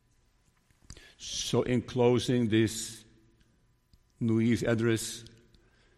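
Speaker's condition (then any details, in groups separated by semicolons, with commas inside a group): Parkinson's disease; diagnosed 5 years ago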